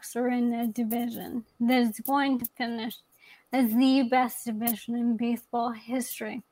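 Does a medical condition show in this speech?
Yes: ALS; young onset, young woman living with ALS; still working as much as before diagnosis.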